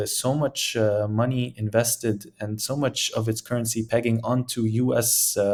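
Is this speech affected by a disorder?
No.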